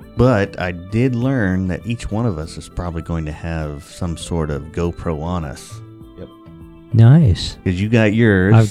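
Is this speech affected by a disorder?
No.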